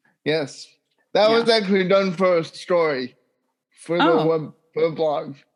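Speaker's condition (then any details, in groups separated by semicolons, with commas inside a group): Cerebral palsy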